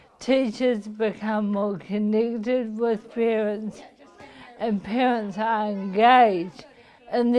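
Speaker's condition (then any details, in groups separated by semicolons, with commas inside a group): Motor neuron disease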